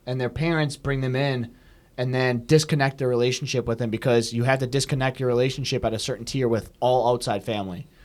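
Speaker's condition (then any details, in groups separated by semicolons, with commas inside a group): No condition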